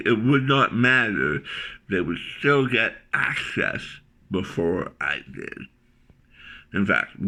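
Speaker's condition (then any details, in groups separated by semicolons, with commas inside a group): Tongue cancer surgery, tongue graft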